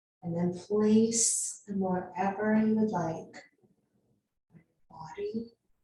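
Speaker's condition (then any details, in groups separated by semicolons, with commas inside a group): No condition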